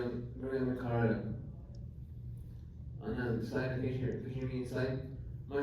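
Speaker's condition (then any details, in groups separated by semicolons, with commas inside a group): Traumatic brain injury; climbing accident, tracheotomy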